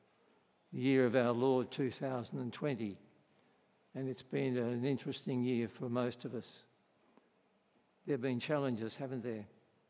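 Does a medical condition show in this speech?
Yes: Parkinson's disease; voice may crack.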